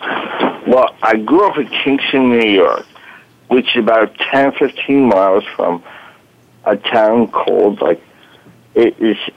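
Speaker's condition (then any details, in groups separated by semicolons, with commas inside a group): Voice box damage from tracheostomy; lasting physical voice challenge from damaged voice box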